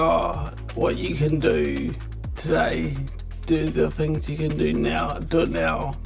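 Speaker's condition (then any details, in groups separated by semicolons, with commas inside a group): Multiple system atrophy; rare degenerative, affects stability, sleep, toileting, temperature regulation; diagnosed about 5 years ago, declining rapidly recently; speech and eating affected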